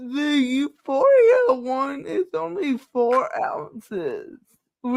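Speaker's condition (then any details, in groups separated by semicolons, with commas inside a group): Cerebral palsy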